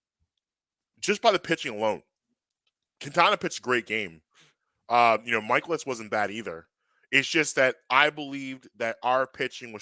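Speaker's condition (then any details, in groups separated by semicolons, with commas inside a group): No condition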